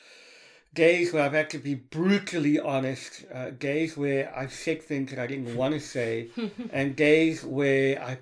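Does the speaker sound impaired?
Yes: cleft palate (Pierre Robin syndrome); congenital Pierre Robin syndrome, severe cleft palate, underdeveloped chin, nasal passages, ear, nose and throat affected, hearing problems; still affected by cleft palate, yearly operations until 18, operations every 3-4 years since; delayed speech development, audible speech impediment, listeners often ask for repetition.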